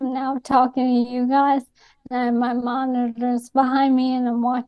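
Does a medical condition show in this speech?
Yes: ALS; Columbia University.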